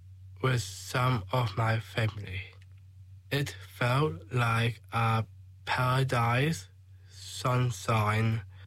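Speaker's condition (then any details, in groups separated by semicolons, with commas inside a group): Down syndrome; 21 years old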